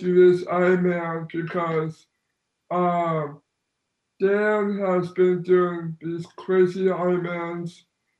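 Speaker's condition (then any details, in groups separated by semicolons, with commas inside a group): Down syndrome; congenital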